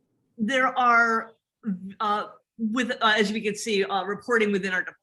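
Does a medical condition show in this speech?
No.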